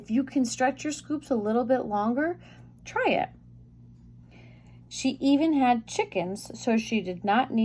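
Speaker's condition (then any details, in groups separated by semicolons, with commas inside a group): No condition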